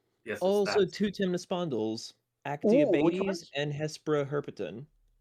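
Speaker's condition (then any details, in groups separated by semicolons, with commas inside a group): No condition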